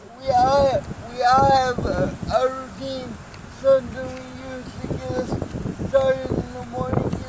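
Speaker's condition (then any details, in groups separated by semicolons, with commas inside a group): Cerebral palsy, spastic, mild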